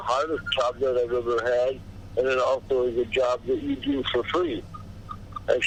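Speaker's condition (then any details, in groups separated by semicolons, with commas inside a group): Cerebral palsy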